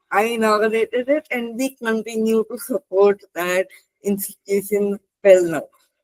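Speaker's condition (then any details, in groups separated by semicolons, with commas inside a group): Cerebral palsy; spastic left hand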